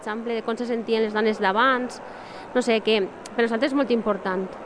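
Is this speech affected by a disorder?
No.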